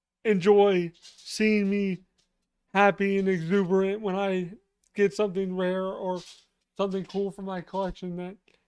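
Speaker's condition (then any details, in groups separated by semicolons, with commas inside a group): Cerebral palsy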